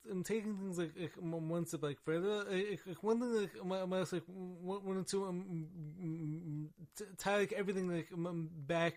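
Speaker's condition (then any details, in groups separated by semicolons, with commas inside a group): Stammering and stuttering; acquired, neurological damage from severe pneumonia, 21 antibiotics, steroids, intubation, ventilator, induced coma, stutter began later; minimal editing leaves speech issues on display; repeated sounds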